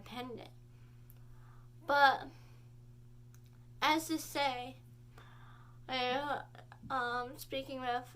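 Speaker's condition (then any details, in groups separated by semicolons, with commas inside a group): Cerebral palsy; spastic type, prenatal stroke, whole body, right side weakest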